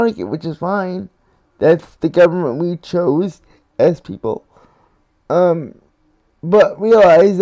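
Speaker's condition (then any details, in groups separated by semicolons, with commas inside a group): Cerebral palsy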